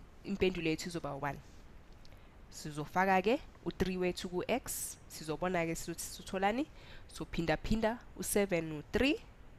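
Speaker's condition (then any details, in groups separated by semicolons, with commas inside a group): No condition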